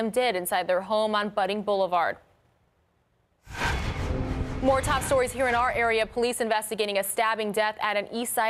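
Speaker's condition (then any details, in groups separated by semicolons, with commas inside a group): No condition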